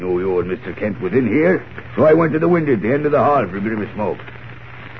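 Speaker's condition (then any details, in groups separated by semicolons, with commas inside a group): No condition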